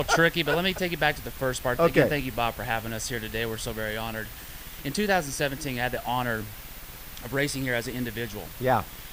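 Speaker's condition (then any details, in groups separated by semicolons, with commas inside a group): No condition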